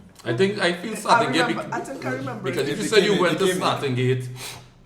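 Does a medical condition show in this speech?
No.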